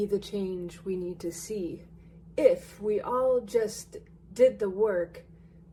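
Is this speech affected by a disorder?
No.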